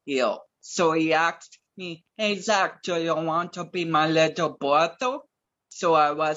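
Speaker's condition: Cerebral palsy; speech affected

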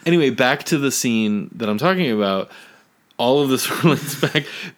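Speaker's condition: No condition

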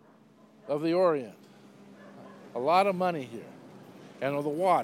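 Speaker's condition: No condition

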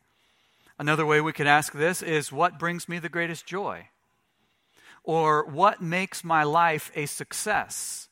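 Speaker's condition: No condition

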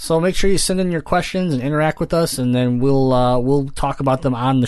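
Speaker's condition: Cleft palate; congenital

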